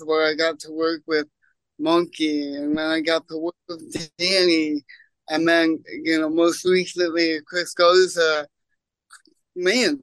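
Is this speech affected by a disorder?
Yes: cerebral palsy; congenital, lack of oxygen at birth, stroke-like state, left side of body, walks unassisted with limp.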